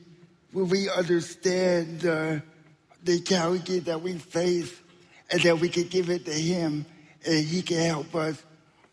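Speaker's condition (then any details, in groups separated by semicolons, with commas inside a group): Spastic quadriplegic cerebral palsy; neurological muscle stiffness limiting arm and leg mobility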